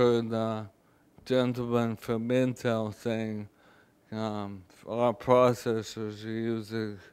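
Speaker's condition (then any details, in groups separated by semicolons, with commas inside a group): ALS, speech-generating device; wheelchair user; diagnosed 1.5 years ago, still speaking with own voice; voice banked for synthetic voice, expects voice loss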